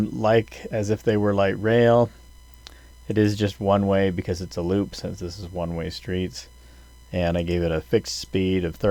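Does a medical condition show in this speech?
No.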